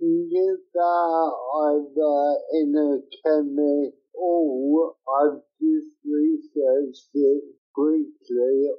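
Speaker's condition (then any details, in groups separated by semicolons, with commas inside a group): Cerebral palsy; from birth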